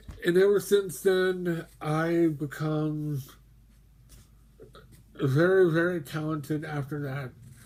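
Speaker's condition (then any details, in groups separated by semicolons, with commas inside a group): Mobius syndrome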